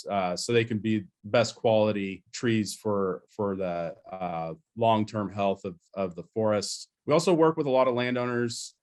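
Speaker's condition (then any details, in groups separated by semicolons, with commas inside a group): No condition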